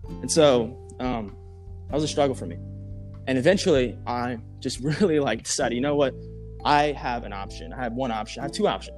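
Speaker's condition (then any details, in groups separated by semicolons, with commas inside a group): No condition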